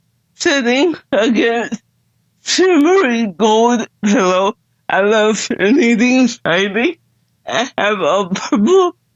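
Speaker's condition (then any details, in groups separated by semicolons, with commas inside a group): Cerebral palsy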